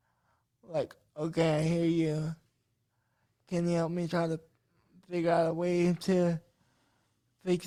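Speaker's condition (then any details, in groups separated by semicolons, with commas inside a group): Cerebral palsy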